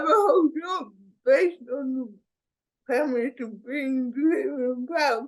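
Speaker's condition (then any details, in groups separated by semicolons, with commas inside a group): Cerebral palsy; speech impediment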